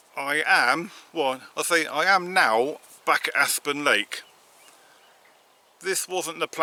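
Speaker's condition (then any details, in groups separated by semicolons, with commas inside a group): No condition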